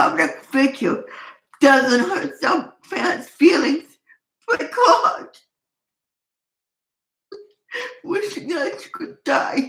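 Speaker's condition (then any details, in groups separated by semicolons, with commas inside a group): Cerebral palsy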